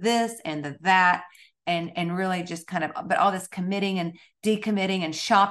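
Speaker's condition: No condition

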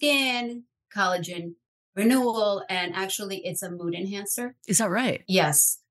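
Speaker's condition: No condition

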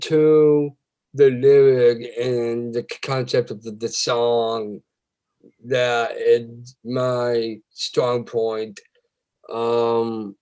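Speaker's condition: Down syndrome

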